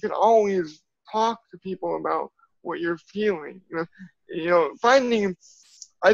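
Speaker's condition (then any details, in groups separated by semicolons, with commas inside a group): Cerebral palsy; from birth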